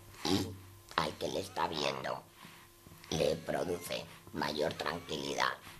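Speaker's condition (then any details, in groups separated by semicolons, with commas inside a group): Total laryngectomy; laryngeal cancer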